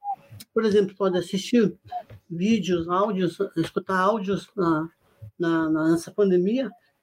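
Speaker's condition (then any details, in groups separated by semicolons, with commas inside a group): Parkinson's disease; facial rigidity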